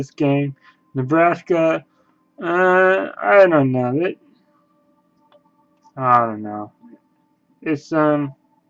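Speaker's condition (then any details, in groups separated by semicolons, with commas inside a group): Cerebral palsy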